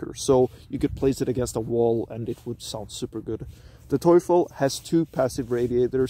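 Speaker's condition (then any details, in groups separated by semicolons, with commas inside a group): No condition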